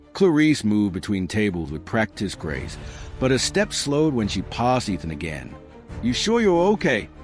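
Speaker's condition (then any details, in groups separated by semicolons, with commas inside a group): No condition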